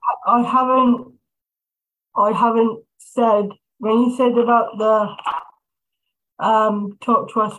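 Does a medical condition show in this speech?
Yes: Down syndrome; lives independently with support hours, manages own personal care and medication.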